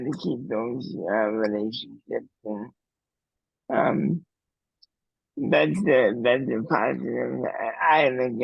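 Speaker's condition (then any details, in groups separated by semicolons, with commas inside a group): Cerebral palsy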